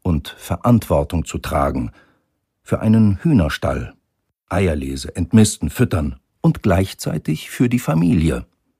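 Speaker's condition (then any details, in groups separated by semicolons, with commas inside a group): No condition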